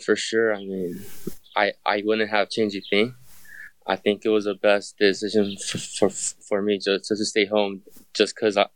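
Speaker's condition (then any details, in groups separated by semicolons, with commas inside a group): Stutter; stutter since childhood, always a problem growing up; still stutters, gives interviews regularly; repeated sounds, repeated words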